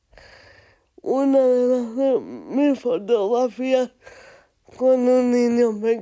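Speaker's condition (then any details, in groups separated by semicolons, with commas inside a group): Cerebral palsy; takes photographs with adapted cameras and systems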